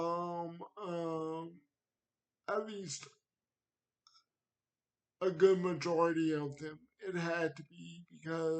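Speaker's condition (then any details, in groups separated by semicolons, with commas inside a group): Cerebral palsy; wheelchair, needs transfer help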